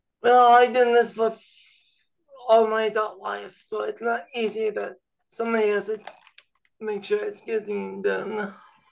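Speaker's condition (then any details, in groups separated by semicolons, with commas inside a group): Cerebral palsy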